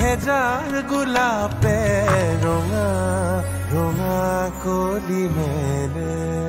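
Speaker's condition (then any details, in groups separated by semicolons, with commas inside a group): No condition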